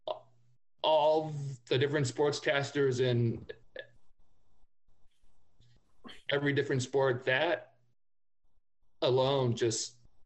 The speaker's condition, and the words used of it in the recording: Stuttering. Just because everyone who meets me, they'll notice right away, because one of the things I stutter on most is my name.